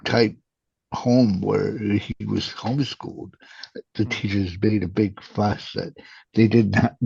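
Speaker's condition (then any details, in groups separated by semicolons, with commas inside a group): Cerebral palsy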